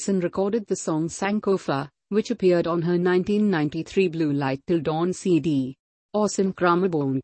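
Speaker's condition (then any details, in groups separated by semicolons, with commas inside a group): No condition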